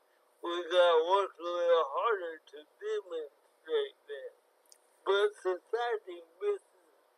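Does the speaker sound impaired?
Yes: cerebral palsy; from birth, born very premature, affects fine motor skills, cognition unaffected.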